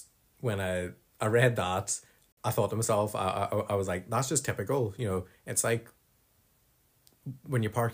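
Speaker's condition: Stammer; avoids saying long French surname because of stammer, calls victim by first name instead; repeated words, blocks

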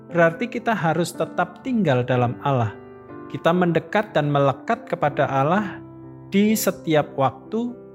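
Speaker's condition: No condition

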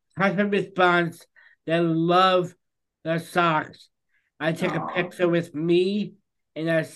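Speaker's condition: Down syndrome; congenital extra 21st chromosome

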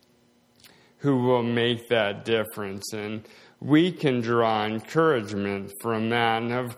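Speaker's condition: Slowed speech, swallowing problems

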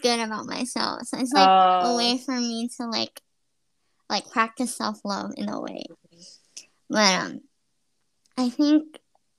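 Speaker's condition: Cleft lip and palate

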